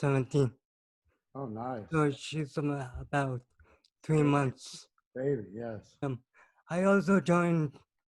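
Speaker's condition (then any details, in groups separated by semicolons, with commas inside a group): Cerebral palsy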